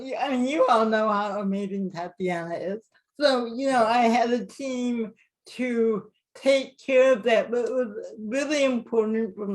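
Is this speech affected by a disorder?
Yes: cerebral palsy.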